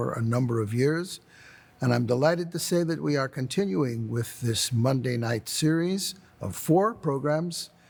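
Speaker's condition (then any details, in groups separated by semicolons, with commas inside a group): No condition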